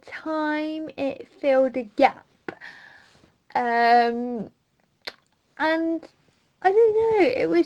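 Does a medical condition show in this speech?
Yes: mild cerebral palsy; since birth.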